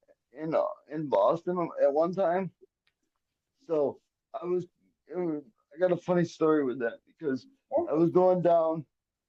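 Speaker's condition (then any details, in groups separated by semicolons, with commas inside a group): Cerebral palsy, quadriplegic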